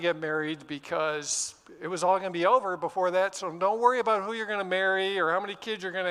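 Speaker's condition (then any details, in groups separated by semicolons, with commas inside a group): No condition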